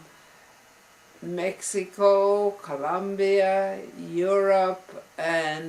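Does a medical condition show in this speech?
Yes: multiple sclerosis.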